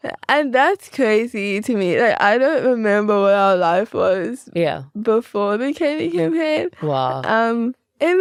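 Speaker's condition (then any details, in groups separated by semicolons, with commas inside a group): Cerebral palsy, spastic quadriplegia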